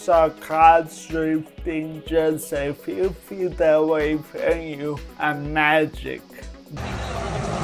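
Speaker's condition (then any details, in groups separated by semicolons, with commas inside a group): Cerebral palsy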